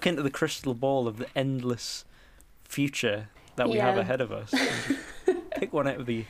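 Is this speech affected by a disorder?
No.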